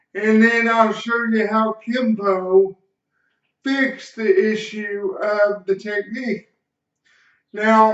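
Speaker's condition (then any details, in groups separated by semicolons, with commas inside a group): Cerebral palsy; slight speech impediment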